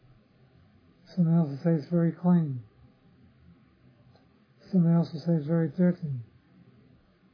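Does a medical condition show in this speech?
Yes: Parkinson's disease; others offer remedies.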